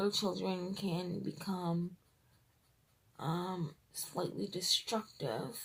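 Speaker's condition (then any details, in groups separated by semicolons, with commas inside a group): Cerebral palsy, triplegia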